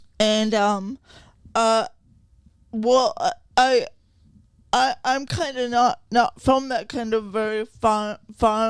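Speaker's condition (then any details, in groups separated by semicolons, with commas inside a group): Cerebral palsy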